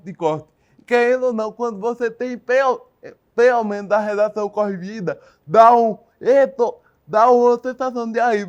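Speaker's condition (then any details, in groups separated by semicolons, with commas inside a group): Cerebral palsy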